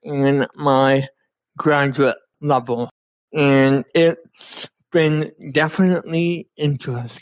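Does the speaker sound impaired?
Yes: cerebral palsy; speech affected, uses Dragon NaturallySpeaking voice activated computer software.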